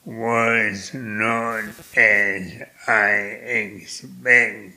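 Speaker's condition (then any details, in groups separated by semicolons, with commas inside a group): Primary lateral sclerosis; motor neuron disease, neurologist gave 2 to 5 years, later found primary lateral sclerosis, legs then arms, hands, face, voice; about 12 years since diagnosis, worsening, less mobile, swallowing expected to fail; profoundly affected, speaks with effort, hard to follow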